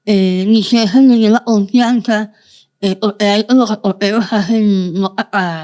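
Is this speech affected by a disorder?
Yes: Moebius syndrome, congenital.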